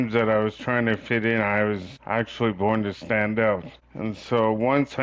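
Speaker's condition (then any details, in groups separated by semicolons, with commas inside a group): Cerebral palsy; from birth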